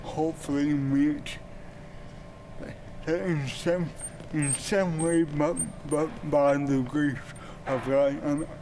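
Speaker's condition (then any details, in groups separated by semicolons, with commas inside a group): Cerebral palsy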